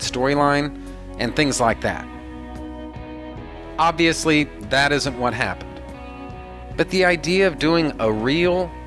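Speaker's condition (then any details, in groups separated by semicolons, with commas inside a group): No condition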